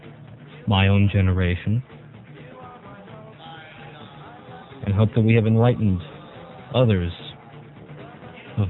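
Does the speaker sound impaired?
No.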